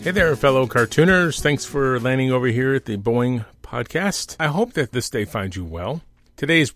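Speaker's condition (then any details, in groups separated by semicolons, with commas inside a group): No condition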